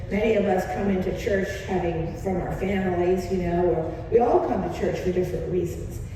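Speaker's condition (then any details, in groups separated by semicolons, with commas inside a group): No condition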